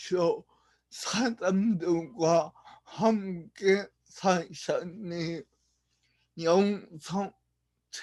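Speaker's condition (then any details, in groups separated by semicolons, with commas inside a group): Brain lesion disability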